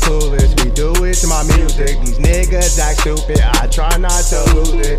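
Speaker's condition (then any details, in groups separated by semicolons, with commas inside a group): No condition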